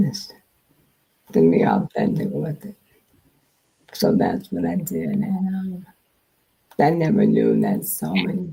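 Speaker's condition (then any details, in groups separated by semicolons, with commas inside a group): Multiple sclerosis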